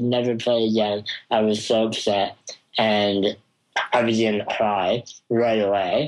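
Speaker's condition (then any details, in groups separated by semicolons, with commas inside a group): Spinal muscular atrophy; congenital progressive wasting, never walked, crawled or sat unassisted, wheelchair from age 2, little limb control; jaw and tongue weakness affects speech, sounds mumbly, sometimes difficult to understand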